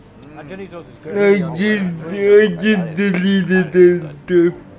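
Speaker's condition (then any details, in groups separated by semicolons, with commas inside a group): Cerebral palsy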